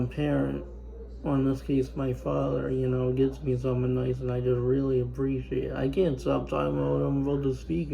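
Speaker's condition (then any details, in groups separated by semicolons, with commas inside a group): Spastic cerebral palsy; able to talk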